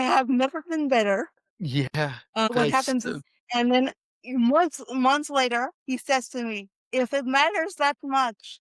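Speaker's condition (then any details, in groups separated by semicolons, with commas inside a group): Quadriplegic cerebral palsy; quadriplegic, weak shoulders and hands, childhood surgery; tires easily typing, uses voice dictation; cadence differences, shifts in tone and speech strength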